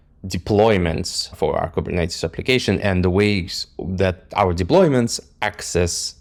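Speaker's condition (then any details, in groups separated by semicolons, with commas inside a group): No condition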